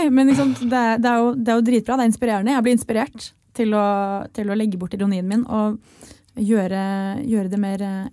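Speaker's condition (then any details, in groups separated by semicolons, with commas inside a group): Tourette's; hereditary chronic tourette's, genetic cause, very mild form, vocal and motor tics; few vocal tics, some throat clearing, strained breathing, no shouting of obscenities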